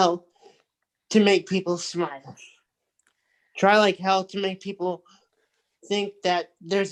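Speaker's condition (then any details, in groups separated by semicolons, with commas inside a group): Cerebral palsy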